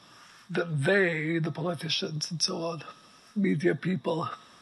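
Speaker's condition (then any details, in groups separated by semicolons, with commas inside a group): ALS; wheelchair six months after diagnosis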